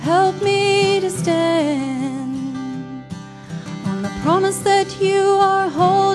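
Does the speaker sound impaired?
No.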